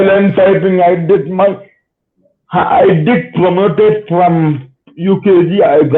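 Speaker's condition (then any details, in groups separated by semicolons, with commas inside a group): Cerebral palsy; spastic type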